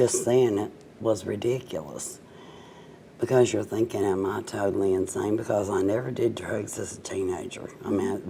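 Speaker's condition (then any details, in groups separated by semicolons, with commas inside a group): Cerebral palsy, mild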